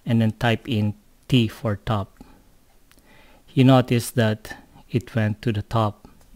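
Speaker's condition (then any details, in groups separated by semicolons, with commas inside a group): No condition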